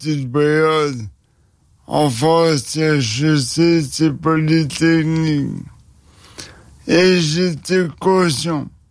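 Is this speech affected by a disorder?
Yes: ALS (Charcot disease); diagnosed about 2 years ago, first symptoms mistaken for tendinitis, many tests initially normal; recovering from a cold, which makes speaking even harder; voice weak, speaking takes great effort, worsened by current cold.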